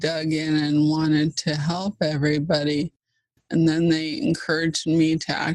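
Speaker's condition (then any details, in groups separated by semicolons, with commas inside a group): ALS (Lou Gehrig's disease); fast progressing form; voice wonky, full voice earlier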